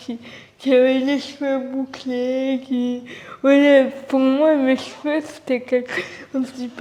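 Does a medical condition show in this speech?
Yes: cerebral palsy; from birth, uses wheelchair.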